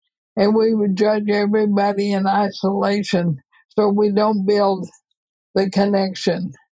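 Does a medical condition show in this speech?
Yes: ALS; neurodegenerative disease affecting the muscles, estimated little over a year to live; gets out of breath easily, gasping while speaking.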